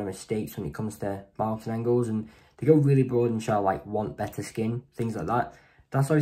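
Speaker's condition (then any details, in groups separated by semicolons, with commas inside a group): No condition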